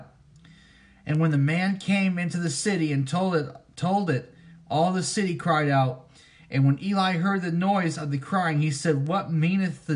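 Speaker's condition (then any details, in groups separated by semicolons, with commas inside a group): No condition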